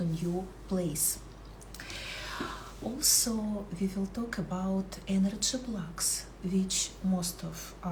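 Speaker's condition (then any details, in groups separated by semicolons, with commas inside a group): No condition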